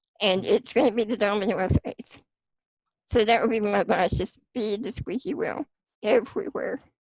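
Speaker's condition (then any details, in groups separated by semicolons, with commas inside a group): Spinal muscular atrophy; type 2, since childhood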